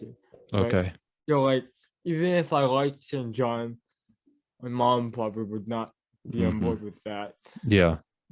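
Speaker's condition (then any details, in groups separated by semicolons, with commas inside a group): Cerebral palsy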